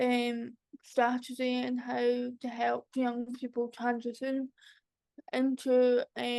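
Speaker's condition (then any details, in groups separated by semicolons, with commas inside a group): Cerebral palsy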